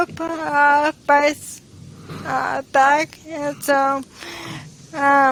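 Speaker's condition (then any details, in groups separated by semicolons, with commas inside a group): ALS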